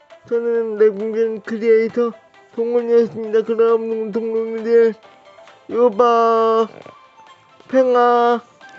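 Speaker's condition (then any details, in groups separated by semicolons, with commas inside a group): Brain lesion disability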